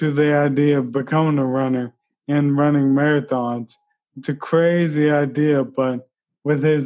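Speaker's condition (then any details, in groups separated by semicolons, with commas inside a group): ALS; uses wheelchair-specific running chair pushed by friend Bobby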